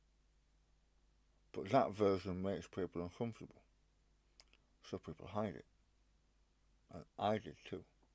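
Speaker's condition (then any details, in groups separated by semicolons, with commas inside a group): Stage 4 tongue cancer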